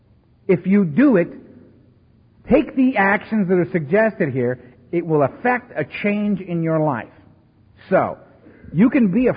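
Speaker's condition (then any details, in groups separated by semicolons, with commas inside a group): No condition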